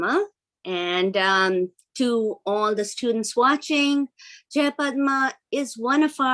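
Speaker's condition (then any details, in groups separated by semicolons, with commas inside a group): No condition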